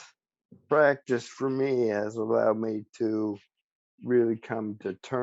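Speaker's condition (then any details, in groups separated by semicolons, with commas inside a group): ALS; speech still preserved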